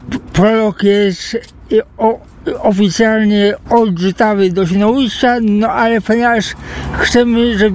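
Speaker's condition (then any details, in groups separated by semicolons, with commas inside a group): Cerebral palsy; since birth, uses trike (trajka) for mobility and independence, physically limited for mountain hiking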